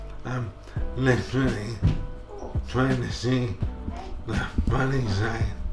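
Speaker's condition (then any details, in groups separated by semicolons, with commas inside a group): Motor neurone disease; voice changed early, throat muscle impaired, cannot project voice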